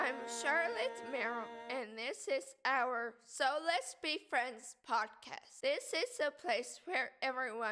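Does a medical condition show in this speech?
Yes: cerebral palsy; affects muscles.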